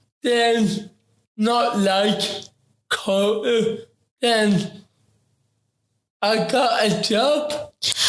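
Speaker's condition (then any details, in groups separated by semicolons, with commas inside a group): Ataxic cerebral palsy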